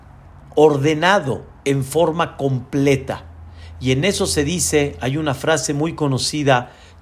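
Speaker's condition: No condition

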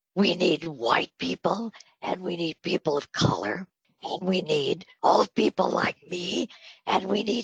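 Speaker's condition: Spasmodic dysphonia; on Botox treatment

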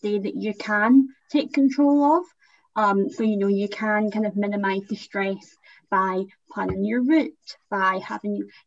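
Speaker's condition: Cleft palate, Van der Woude syndrome; condition transcribed as Vanderbilt, congenital cleft palate, lip pits; often not understood by new people, cannot say s sounds, stutters or says nothing when flustered

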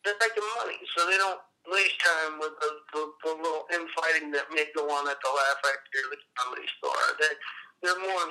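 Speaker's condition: Cerebral palsy; appearance likened to Parkinson's

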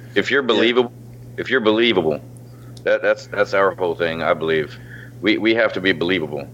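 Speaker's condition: No condition

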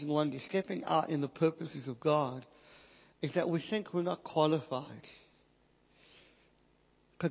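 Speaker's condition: Cleft palate, Pierre Robin syndrome

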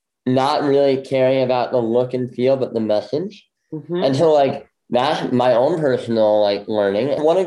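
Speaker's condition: Bilateral cleft lip; braces 15 years

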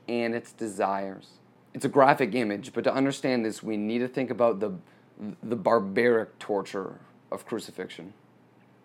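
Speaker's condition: No condition

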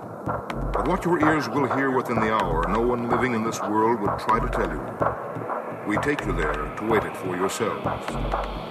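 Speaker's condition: No condition

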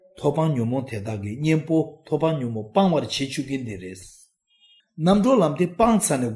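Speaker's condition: No condition

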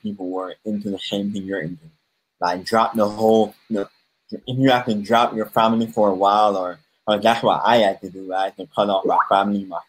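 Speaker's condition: Cleft palate; speech impediment noticeable to listeners

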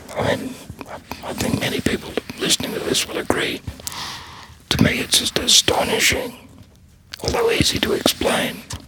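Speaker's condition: Laryngectomy, voice prosthesis

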